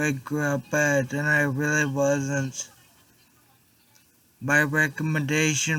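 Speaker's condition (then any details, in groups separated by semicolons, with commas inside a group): Traumatic brain injury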